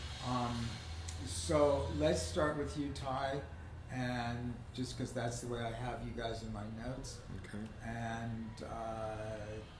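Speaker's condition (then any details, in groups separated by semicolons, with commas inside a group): No condition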